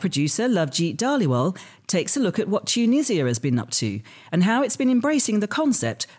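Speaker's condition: No condition

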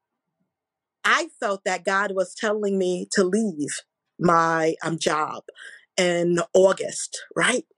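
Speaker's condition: Stuttering; adjusting to it, traumatic brain injury from car accident; prolonged sounds, blocks

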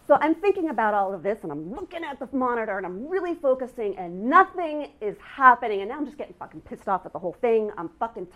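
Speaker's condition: No condition

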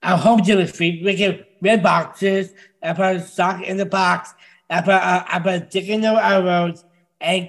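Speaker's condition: Down syndrome; from birth, incomplete intestine, intestinal bypass surgery on day three, heart defect with two holes, congestive heart failure, open heart surgery in infancy; short phrases, some ungrammatical sentences, does public speaking, speaking engagements and podcasts

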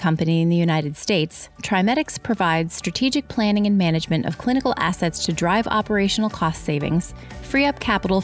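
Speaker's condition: No condition

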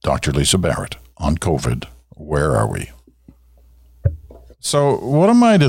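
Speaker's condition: No condition

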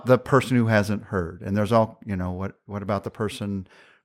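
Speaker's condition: No condition

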